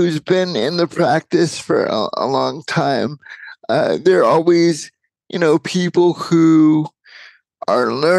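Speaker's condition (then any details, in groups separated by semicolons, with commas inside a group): Cerebral palsy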